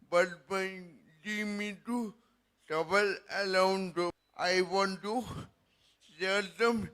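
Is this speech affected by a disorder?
Yes: cerebral palsy.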